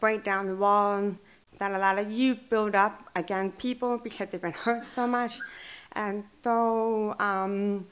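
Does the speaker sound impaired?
Yes: deaf and hard of hearing; since childhood.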